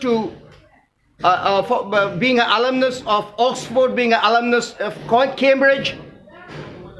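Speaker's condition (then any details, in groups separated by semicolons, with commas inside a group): No condition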